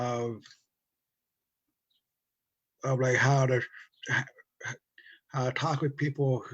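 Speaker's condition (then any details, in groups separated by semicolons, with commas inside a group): Stutter from brain injury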